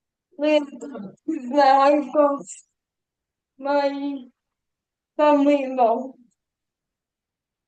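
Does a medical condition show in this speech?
Yes: cerebral palsy.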